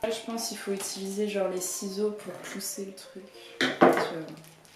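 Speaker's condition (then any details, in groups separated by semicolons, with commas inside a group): No condition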